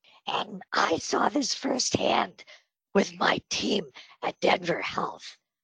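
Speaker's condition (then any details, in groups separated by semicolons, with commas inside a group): Spasmodic dysphonia; treated with Botox; breathy voice from Botox treatment, sounds like Marilyn Monroe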